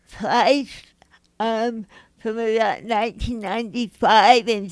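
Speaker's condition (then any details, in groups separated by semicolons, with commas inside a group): Mild cerebral palsy; affects speech, hard to understand initially, listeners must listen closely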